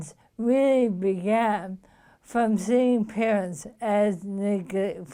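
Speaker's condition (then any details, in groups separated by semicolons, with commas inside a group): Motor neuron disease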